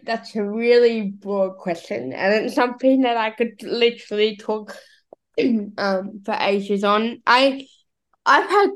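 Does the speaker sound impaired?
Yes: cerebral palsy; carries spare cochlear implant.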